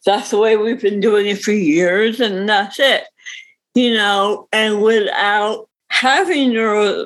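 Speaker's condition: Cerebral palsy; visible cerebral palsy

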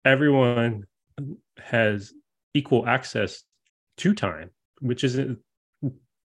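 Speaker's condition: Stutter; childhood onset, neurological and genetic basis, persists for life, no cure; recorded via zoom, video call lag makes turn-taking hard; blocking moments, daily speaking situations very difficult, anticipates stuttering in everyday moments; blocks

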